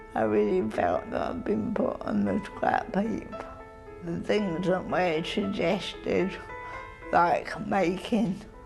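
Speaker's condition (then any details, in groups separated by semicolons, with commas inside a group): Cerebral palsy; spastic form, brain damage, diagnosed early childhood, spasms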